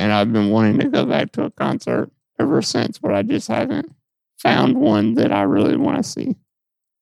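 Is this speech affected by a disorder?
Yes: muscular dystrophy; muscle and fat lost around tailbone.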